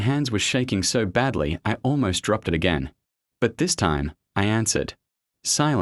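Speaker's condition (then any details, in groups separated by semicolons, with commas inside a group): No condition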